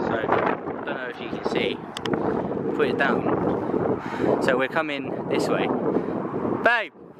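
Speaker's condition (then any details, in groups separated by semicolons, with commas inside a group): No condition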